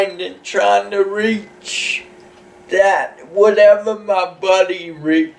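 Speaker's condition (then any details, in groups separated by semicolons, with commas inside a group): Cerebral palsy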